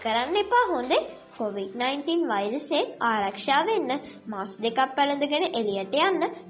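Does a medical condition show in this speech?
No.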